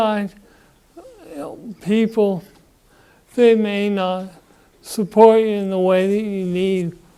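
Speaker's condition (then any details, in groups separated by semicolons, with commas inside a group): Parkinson's disease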